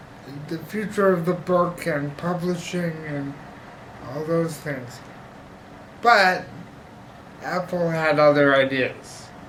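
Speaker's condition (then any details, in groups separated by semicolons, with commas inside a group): Cerebral palsy; reliable voice, uses voice control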